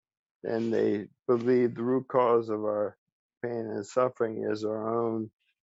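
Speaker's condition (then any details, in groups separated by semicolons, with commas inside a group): ALS; speech still preserved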